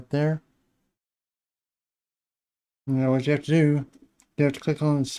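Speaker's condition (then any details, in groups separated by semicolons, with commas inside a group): Parkinson's disease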